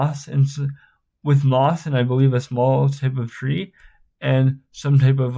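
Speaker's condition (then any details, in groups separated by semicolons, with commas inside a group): Spastic cerebral palsy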